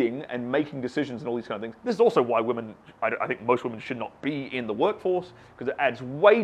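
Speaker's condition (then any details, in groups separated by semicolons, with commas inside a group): No condition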